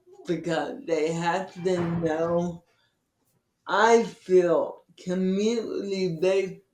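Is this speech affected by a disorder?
Yes: cerebral palsy; from birth.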